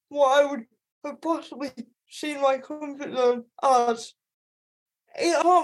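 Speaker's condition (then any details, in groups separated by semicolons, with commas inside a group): Speech impediment; self-conscious about speech, took four hours to record a one-minute piece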